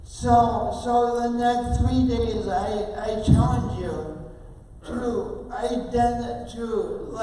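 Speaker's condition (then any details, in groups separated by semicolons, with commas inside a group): Oxygen-related condition, speech impairment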